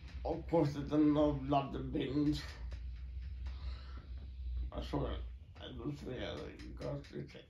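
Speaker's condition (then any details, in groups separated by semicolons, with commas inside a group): Muscular Parkinson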